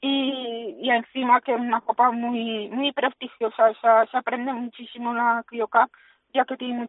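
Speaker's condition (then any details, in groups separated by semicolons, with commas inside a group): Hearing loss with cochlear implants; bilateral cochlear implants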